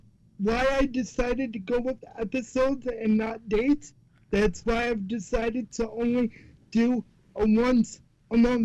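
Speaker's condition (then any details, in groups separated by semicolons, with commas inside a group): Cerebral palsy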